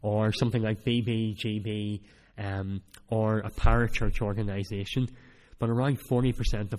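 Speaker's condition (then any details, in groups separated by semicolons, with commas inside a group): Cleft palate; speech not that clear at times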